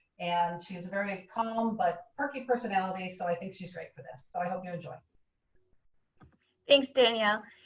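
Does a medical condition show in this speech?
No.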